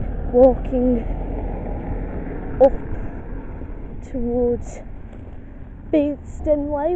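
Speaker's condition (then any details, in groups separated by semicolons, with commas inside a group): No condition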